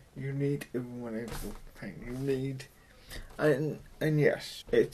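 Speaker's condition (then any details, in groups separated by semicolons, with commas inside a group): Cerebral palsy, mild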